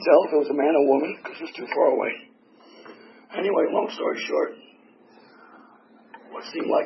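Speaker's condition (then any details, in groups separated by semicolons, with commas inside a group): Tracheotomy; 8 surgeries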